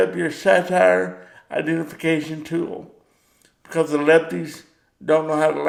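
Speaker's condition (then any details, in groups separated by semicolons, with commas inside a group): Cerebral palsy; power wheelchair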